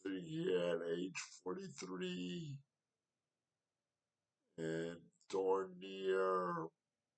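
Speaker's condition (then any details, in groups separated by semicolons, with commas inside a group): Cerebral palsy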